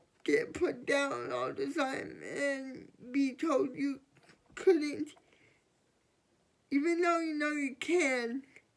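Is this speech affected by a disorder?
Yes: cerebral palsy.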